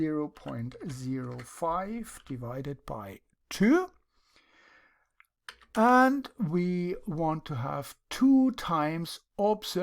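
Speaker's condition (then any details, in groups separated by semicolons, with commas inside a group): No condition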